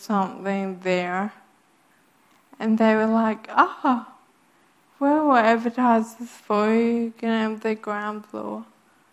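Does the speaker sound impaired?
Yes: Friedreich's ataxia; degenerative, gets worse over time, spinal surgery at 13 for curved spine; progressive, kept getting worse, many things can no longer do, life-limiting; cannot speak if quiet.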